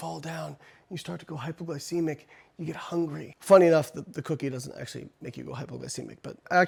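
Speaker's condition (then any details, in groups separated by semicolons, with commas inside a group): No condition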